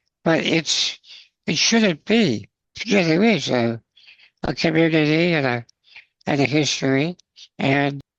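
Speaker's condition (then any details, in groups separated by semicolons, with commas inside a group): Spinal muscular atrophy, congenital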